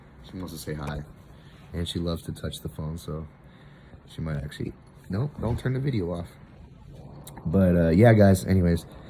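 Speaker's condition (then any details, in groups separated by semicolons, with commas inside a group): No condition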